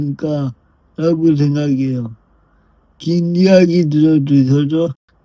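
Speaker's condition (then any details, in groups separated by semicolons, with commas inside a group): Brain lesion disability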